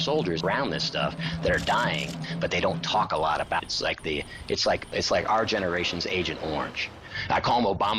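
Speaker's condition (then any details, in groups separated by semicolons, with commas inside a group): No condition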